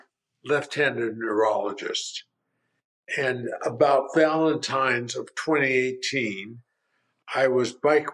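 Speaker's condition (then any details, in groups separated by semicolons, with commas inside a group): Primary lateral sclerosis; tongue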